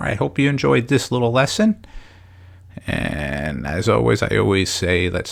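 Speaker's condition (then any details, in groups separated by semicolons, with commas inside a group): No condition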